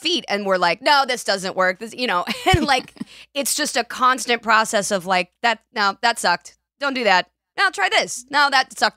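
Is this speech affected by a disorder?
No.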